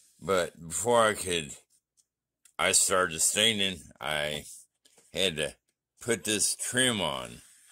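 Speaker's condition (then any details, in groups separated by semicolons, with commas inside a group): Traumatic brain injury; sounds drunk when speaking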